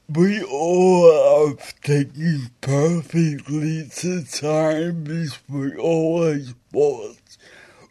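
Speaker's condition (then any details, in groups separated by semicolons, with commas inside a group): Stroke with aphasia; about 10 years since stroke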